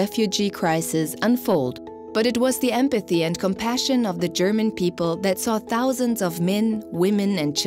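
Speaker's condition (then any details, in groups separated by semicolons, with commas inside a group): No condition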